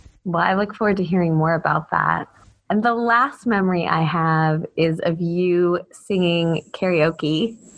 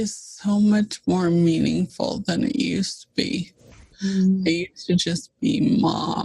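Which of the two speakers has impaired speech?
The second: ALS (Lou Gehrig's disease); fast progressing form; almost bedbound, uses wheelchair; voice wonky, full voice earlier.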